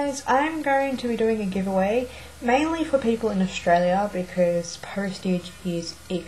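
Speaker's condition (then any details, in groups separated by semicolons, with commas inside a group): No condition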